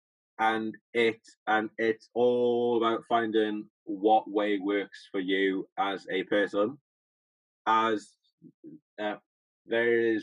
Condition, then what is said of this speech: Stuttering. As thinking back to like how I've gotten past my stutter, it's still a very much ongoing process.